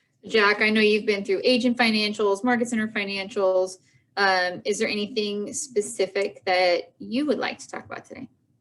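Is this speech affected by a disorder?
No.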